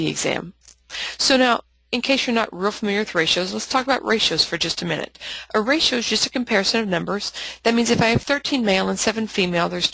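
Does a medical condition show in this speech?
No.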